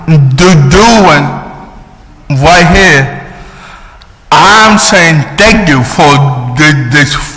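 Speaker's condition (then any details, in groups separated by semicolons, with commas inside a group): Cerebral palsy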